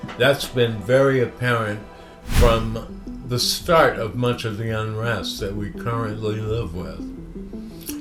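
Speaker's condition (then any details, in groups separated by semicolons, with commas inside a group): Parkinson's disease; visible shaking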